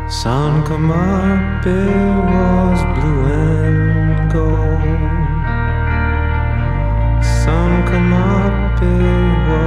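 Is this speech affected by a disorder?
No.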